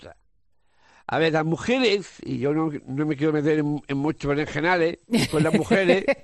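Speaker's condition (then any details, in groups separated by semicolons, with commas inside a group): Down syndrome; congenital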